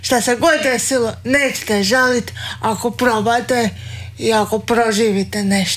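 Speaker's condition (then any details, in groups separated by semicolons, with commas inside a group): Cerebral palsy; wheelchair user, exercises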